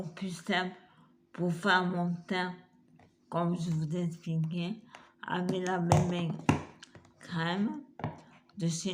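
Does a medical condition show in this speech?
Yes: multiple sclerosis; uses wheelchair.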